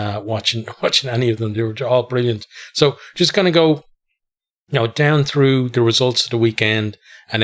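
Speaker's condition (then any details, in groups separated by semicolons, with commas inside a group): No condition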